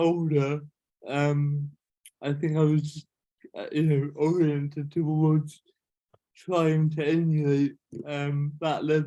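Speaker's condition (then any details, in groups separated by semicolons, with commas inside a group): Cerebral palsy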